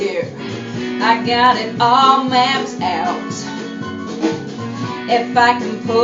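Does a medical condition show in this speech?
No.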